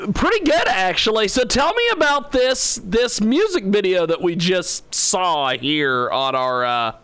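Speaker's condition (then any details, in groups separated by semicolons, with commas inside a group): No condition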